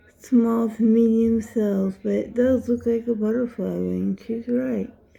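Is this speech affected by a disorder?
Yes: dystonia; affects how speech sounds.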